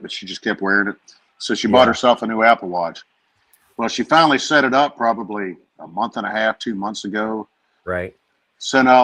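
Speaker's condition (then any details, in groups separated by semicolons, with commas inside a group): No condition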